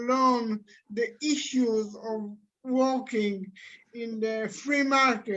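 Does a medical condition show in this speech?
Yes: cerebral palsy.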